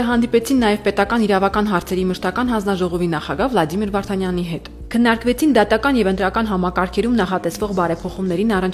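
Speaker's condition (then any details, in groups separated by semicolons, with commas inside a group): No condition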